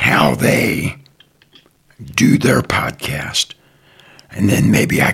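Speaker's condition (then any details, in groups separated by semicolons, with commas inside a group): Partial laryngectomy for throat cancer; voice box tumor, biopsy confirmed, half of larynx removed, began with sudden voice loss; throat cancer survivor, after partial laryngectomy; voice sounds different from typical voices, strangers ask if sick, still understandable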